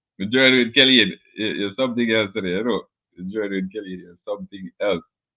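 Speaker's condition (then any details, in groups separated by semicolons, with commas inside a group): No condition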